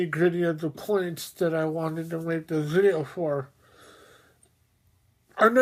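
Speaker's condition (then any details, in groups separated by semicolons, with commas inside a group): Mobius syndrome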